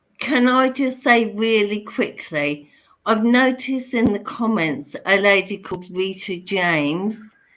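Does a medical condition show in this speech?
Yes: motor neurone disease; bulbar onset.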